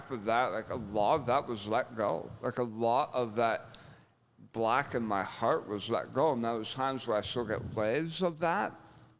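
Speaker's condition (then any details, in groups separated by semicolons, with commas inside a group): Gunshot injury to chin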